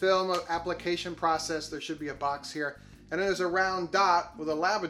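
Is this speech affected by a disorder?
No.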